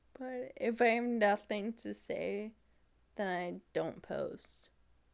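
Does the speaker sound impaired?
Yes: Friedreich's ataxia; diagnosed at age 8, spinal fusion at 17, wheelchair user, legs do not work, rapid side-to-side eye movements; spits when talking or laughing.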